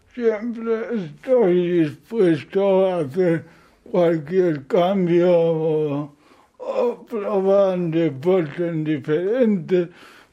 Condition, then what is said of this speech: Cerebral palsy. Hemos visto que tiene alguna dificultad para hablar, pero se le entiende perfectamente, ¿no?